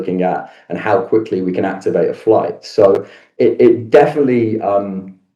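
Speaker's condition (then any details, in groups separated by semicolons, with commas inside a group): No condition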